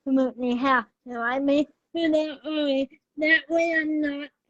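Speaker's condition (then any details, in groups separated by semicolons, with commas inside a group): Cerebral palsy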